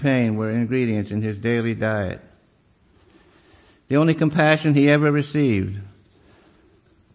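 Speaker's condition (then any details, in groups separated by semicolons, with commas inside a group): Parkinson's disease; impaired balance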